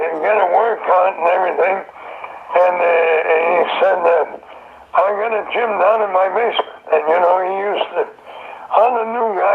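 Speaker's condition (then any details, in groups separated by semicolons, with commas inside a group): Throat cancer; survivor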